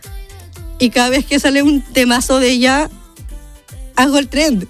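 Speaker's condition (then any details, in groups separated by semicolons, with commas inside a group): Down syndrome; present from birth, mother told during pregnancy; adult, 30 years old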